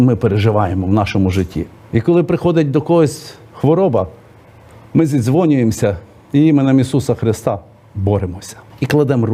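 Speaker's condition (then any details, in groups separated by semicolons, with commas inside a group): No condition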